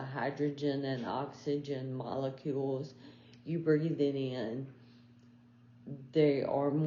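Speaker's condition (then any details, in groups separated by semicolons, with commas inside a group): ALS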